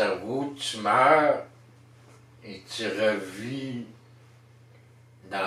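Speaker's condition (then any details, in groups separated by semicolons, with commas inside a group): Traumatic brain injury; surgery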